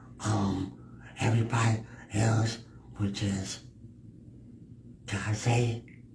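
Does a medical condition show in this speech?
Yes: cerebral palsy; speech issues, drools, spits a little when speaking.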